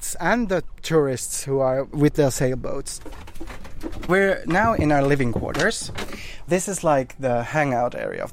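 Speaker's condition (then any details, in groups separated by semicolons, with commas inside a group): No condition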